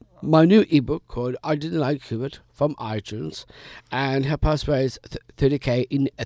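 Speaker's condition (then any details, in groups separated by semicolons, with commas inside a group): Down syndrome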